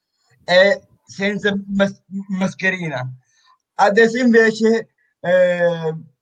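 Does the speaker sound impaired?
Yes: stuttering; ongoing online speech therapy via Skype with a speech therapist, long-term, with another young man; stutters too much, working on voice to sound smoother in scripts and monologues; here repeated sounds.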